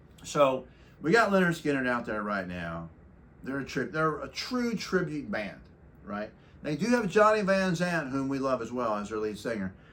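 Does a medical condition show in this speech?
No.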